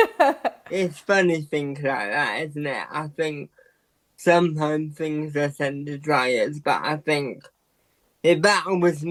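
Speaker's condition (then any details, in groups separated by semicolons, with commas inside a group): Quadriplegic cerebral palsy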